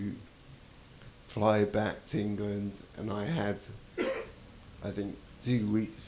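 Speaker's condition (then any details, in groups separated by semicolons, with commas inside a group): Traumatic brain injury; given breathing support in hospital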